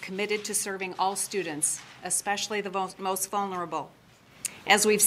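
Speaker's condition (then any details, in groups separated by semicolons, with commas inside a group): No condition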